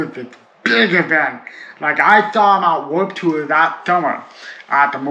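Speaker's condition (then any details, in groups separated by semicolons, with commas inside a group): Cerebral palsy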